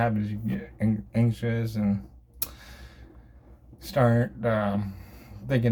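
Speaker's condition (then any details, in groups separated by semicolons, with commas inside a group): Cerebral palsy; from birth, affects motor skills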